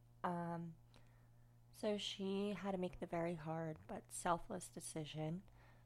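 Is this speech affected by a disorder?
Yes: cleft lip and palate, unilateral.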